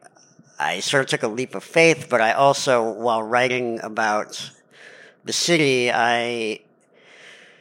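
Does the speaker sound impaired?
Yes: cleft palate; lifelong.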